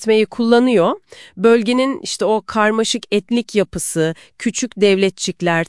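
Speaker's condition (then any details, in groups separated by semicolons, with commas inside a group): No condition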